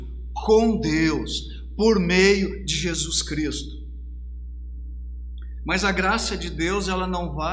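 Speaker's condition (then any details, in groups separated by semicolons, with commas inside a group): No condition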